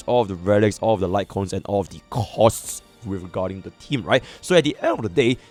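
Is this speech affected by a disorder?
No.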